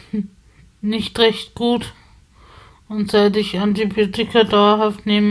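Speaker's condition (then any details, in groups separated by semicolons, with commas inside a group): Spasticity from birth; multiple sclerosis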